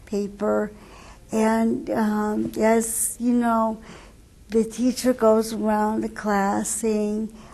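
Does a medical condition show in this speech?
Yes: cerebral palsy; wheelchair user; uses wheelchair.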